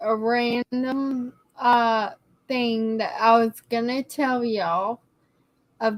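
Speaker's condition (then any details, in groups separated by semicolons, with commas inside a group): Cerebellar ataxia; congenital cerebellar ataxia, very rare form, causes shaking; could not blow properly into breathalyzer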